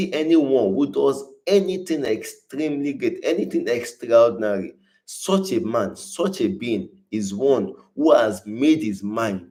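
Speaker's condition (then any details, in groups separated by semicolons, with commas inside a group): No condition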